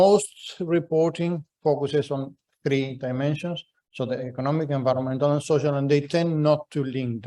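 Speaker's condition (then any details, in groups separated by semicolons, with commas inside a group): No condition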